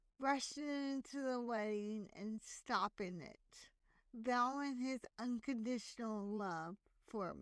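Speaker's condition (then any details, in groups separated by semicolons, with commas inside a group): Hemiplegic cerebral palsy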